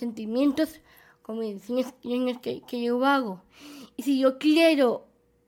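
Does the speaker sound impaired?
Yes: Down syndrome; present from birth.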